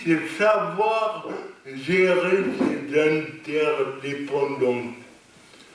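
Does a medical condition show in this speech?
Yes: cerebral palsy; lifelong, non-progressive.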